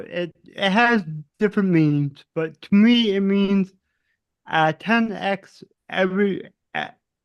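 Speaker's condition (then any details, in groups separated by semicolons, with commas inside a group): Cerebral palsy; no breathing or heartbeat at birth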